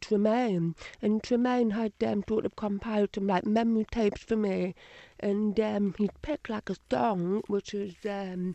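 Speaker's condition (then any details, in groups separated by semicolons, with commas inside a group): Deafness, Usher syndrome, severe; type two, born completely deaf, hearing aids from age two, tunnel vision, registered blind at 29; five-hour double cochlear implant surgery, switched on three weeks ago, relies on lip reading, no headphones; speech training from age two, some answers may be a little indistinct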